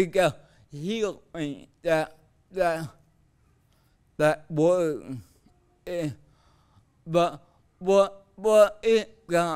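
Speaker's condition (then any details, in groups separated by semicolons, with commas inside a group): Cerebral palsy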